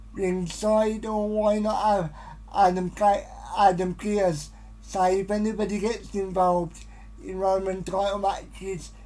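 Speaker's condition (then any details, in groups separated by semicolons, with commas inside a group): Cerebral palsy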